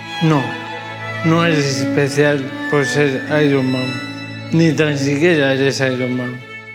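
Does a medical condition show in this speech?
Yes: amyotrophic lateral sclerosis.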